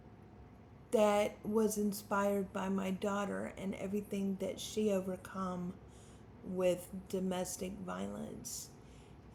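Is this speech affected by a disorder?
Yes: spastic quadriplegic cerebral palsy; spastic quadriplegic type, hands affected; voice challenges.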